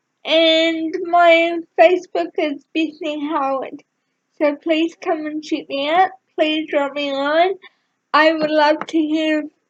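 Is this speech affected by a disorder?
Yes: cerebral palsy.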